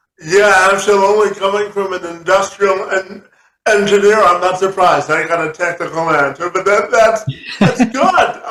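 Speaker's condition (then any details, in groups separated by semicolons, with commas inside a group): Cerebral palsy; spastic quadriplegic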